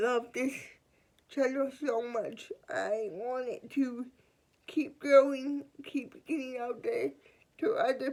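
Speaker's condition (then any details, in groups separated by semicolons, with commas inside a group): Cerebral palsy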